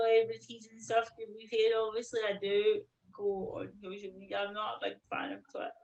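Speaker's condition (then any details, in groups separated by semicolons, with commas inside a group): Cerebral palsy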